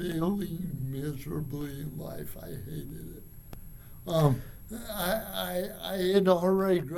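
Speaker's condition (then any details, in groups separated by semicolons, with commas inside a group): Cerebral palsy; from birth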